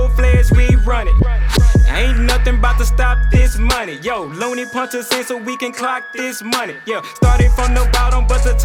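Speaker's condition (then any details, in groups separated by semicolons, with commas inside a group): No condition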